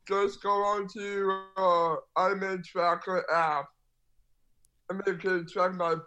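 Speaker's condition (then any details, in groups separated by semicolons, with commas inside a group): Down syndrome; congenital, two holes in heart, open heart surgery under 5 months, four major ear surgeries, small ear canals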